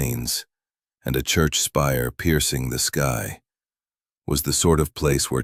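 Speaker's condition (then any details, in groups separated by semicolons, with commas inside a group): No condition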